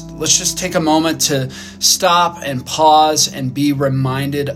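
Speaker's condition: No condition

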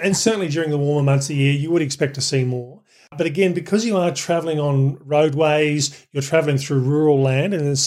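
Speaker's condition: No condition

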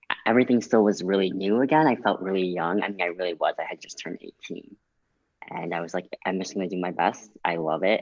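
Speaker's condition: Cleft lip and palate

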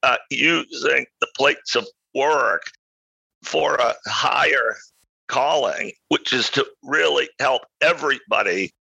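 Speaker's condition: Spasmodic dysphonia; over a decade since onset, voice sounds unique, can do interviews, understood by listeners

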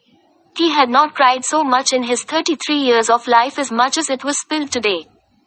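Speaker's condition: No condition

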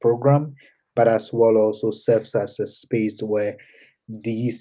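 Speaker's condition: No condition

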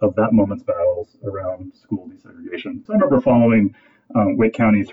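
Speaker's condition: No condition

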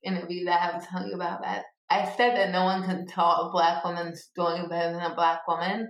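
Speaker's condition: Cerebral palsy; from birth

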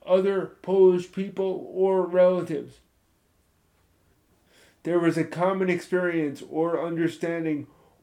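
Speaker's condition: Spastic cerebral palsy, moderate; from spinal meningitis at birth, born 2 months premature, mainly legs, secondarily arms and hands

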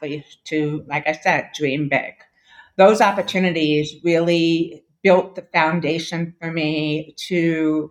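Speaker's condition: Deafness; two cochlear implants after Esteem battery died at 10 years

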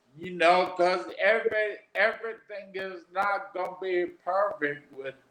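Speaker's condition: Aphasia after stroke; aphasia after three strokes, onset as young man, wheelchair user; talks a little different, listeners must work to understand

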